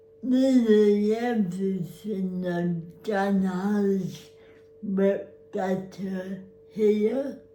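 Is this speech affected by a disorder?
Yes: cerebral palsy; spastic.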